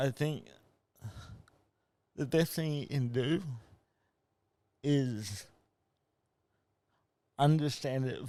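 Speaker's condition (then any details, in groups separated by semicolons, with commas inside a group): Cerebral palsy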